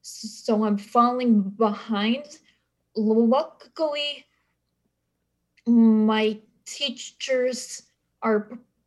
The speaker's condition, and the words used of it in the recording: Stuttering. So I'm right now I'm having obviously the stutter.